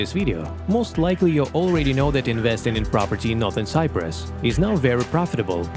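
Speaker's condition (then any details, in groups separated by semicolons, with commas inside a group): No condition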